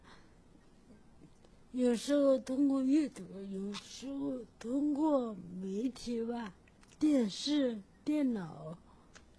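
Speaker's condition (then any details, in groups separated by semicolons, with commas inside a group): Cerebral palsy; from birth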